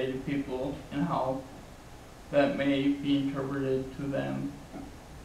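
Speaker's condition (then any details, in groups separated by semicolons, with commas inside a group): Traumatic brain injury; relearned talking through speech therapy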